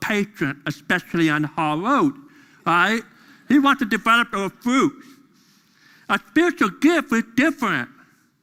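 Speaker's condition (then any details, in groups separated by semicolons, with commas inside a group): Deafness; deaf during school years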